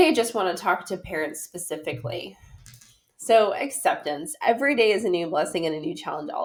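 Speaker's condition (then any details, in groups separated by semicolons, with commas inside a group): No condition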